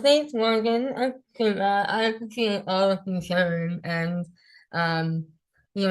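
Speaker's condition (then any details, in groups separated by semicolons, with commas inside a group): Moebius syndrome; facial difference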